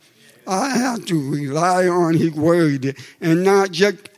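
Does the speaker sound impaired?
Yes: deafness; deaf since childhood.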